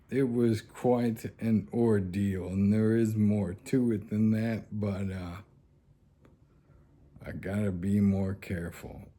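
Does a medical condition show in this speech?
Yes: ALS; needed breathing help during near-shock episode.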